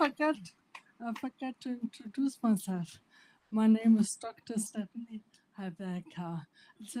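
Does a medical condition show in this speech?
Yes: primary lateral sclerosis; spasticity.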